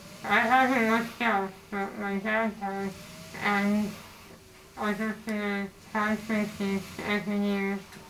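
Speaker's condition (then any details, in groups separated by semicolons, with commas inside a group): Facioscapulohumeral muscular dystrophy; tracheostomy, ventilator for breathing; tracheostomy in last couple years, on ventilator; needs tracheostomy and ventilator to breathe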